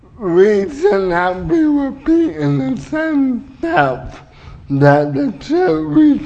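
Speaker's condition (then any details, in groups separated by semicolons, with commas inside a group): Cerebral palsy; uses wheelchair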